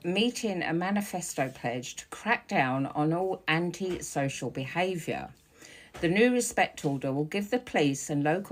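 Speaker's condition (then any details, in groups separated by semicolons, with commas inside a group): No condition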